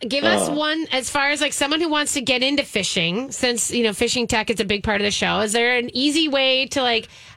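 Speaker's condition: No condition

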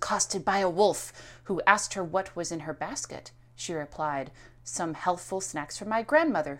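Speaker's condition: No condition

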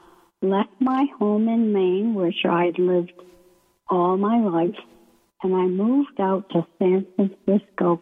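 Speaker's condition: ALS; first symptoms subtle in right foot, wheelchair user, Beezy board replaced standard transfer board; about two years since diagnosis, three since symptom onset, progressed, muscles can no longer scoot across transfers; breathing muscles affected, hard to speak, may sound weak or hard to understand, paces speech, slowing, pausing

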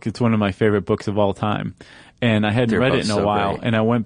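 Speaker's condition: No condition

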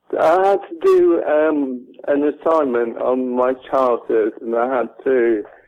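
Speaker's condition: Cerebral palsy; dead for 26 minutes at birth

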